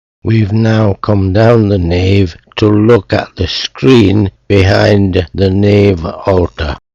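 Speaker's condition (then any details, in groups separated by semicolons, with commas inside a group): Motor neuron disease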